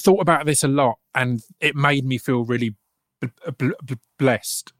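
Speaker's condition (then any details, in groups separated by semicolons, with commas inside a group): Stammer; intermittent, usually holds it back when performing, sometimes lets it come freely; stammer heard at times during this conversation, absent for long stretches; absent for long stretches then appears, on some words, clear accent on fluent runs; repeated sounds, blocks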